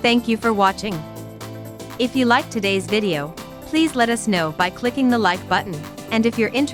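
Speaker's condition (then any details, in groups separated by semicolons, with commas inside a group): No condition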